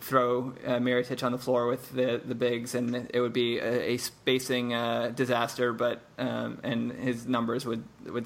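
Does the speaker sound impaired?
No.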